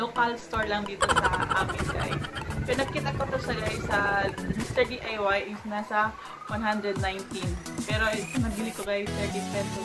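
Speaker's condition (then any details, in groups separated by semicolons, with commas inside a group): No condition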